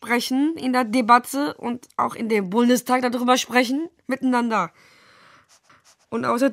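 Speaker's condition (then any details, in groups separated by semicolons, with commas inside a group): Down syndrome; adult, age 20, cannot understand all difficult-language texts, needs easy-language translator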